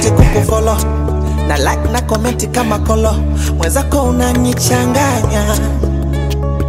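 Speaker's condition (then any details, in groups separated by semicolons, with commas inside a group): No condition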